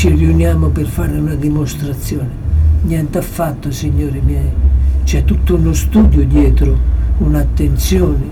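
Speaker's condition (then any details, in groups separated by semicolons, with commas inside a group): Parkinson's disease; approaching final stage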